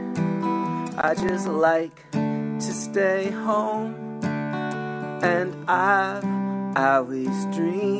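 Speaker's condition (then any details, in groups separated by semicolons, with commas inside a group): No condition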